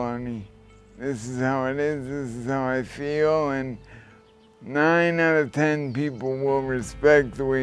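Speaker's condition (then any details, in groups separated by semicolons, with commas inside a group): Traumatic brain injury; head impact despite helmet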